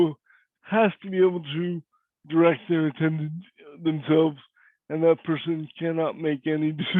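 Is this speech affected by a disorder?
Yes: cerebral palsy; voice is different.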